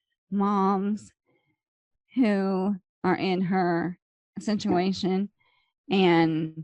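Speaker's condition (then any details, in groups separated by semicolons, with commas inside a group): ALS; slow progressing form; about 17 years since diagnosis, relatively mildly affected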